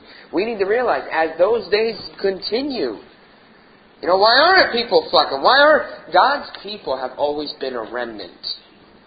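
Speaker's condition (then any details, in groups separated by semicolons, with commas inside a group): No condition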